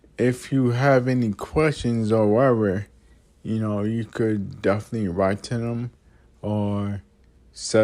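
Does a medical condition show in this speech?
Yes: multiple sclerosis.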